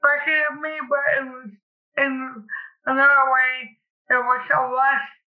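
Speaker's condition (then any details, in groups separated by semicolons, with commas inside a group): Cerebral palsy; cerebral palsy since childhood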